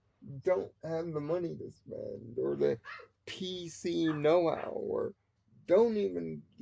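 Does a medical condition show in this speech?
Yes: cerebral palsy.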